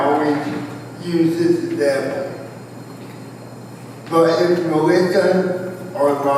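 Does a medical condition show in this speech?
Yes: cerebral palsy, spastic quadriplegia.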